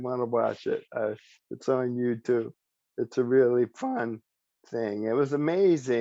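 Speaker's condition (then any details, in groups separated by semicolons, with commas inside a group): ALS; speech still preserved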